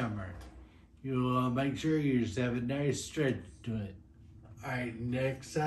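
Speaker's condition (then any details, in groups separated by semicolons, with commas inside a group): Friedreich's ataxia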